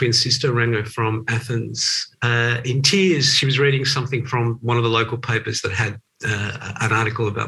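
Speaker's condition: No condition

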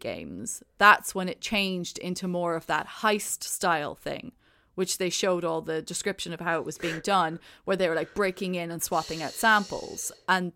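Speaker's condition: No condition

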